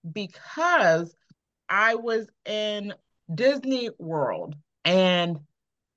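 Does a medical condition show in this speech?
Yes: aphasia after stroke; trouble with mental arithmetic, walking difficulty after stroke; over a year since stroke; fluent with frequent 'you know' fillers, restarts, trailing unfinished sentences.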